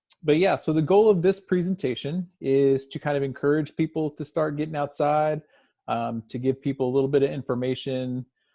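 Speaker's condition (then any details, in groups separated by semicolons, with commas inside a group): No condition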